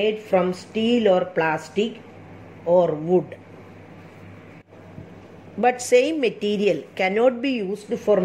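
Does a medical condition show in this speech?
No.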